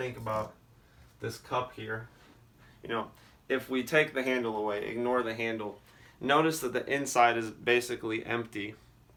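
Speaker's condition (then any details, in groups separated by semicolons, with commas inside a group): No condition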